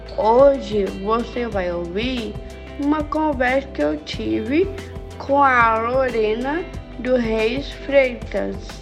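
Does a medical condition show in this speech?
Yes: Down syndrome; exam reader in school.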